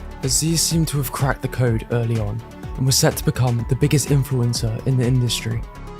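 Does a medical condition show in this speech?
No.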